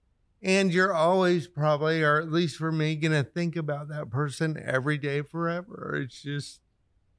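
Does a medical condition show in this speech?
Yes: cerebral palsy; pretty able-bodied, gets around pretty well.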